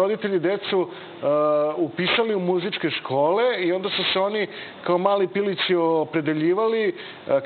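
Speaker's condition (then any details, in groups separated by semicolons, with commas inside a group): No condition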